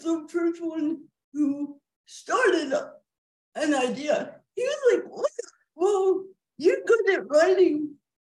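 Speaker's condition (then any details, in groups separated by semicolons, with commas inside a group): Cerebral palsy, quadriplegia; speech recognition since 1994, throat dries while talking, drinks and breaks clear throat, nurse helps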